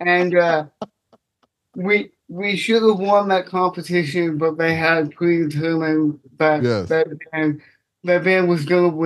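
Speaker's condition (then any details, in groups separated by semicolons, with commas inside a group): Cerebral palsy; self-conscious about speech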